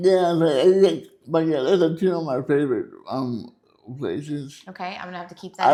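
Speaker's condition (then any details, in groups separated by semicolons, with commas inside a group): Cerebral palsy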